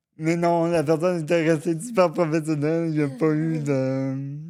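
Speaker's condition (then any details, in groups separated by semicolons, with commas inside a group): Cerebral palsy; caused by brain lesion after seizure, uses wheelchair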